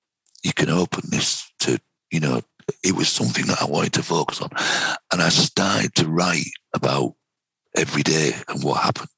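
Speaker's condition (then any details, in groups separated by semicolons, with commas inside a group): Vocal cord cancer, head and neck cancer, right vocal cord; normal voice kept, earlier voice croaky, weak, vanishing, breathing restricted, night choking, difficult intubation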